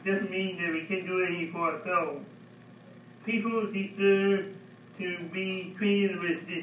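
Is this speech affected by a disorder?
Yes: mild cerebral palsy.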